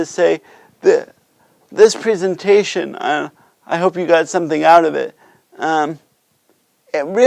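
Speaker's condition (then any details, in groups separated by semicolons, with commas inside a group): Cerebral palsy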